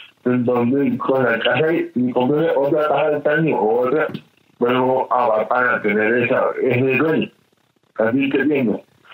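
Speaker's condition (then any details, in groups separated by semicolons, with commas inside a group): Cerebral palsy; from birth, delivery complications, affects movement and speech; great difficulty speaking, noticeable speech difficulty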